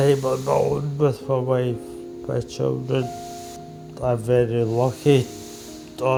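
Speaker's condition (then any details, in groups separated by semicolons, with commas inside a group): Motor neurone disease; tracheostomy improved breathing and speech versus mask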